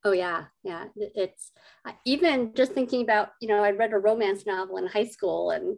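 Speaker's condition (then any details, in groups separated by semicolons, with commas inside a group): Cleft lip and palate; congenital cleft lip and palate, 25 surgeries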